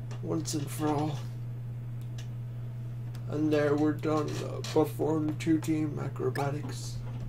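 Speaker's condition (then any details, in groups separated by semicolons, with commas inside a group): Quadriplegic cerebral palsy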